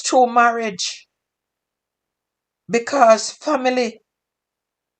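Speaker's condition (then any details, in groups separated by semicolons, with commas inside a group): No condition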